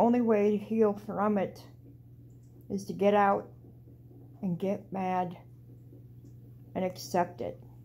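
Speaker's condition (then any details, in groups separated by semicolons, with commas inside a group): Cerebral palsy; walks flat-footed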